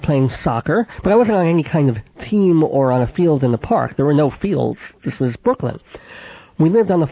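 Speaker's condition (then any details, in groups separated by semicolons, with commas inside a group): Cleft palate with lisp; therapy with Mrs. Adler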